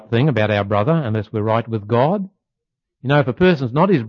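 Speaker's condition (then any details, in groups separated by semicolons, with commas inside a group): No condition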